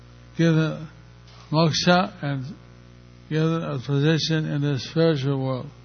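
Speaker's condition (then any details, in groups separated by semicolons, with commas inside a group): Stroke; a little over a year since stroke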